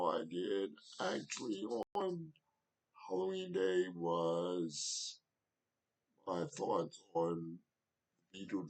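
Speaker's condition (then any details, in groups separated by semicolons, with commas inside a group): Cerebral palsy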